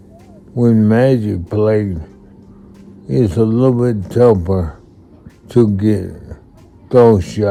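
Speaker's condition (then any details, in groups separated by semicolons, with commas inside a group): Multiple sclerosis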